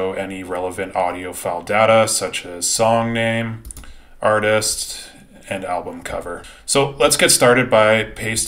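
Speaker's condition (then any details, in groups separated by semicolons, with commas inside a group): No condition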